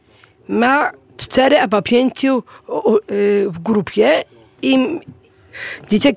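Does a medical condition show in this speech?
Yes: Down syndrome; per own account not obviously visible, experience with rehabilitation camps.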